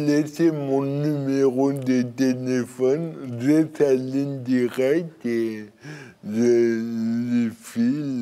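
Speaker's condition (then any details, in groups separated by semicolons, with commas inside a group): Cerebral palsy; birth injury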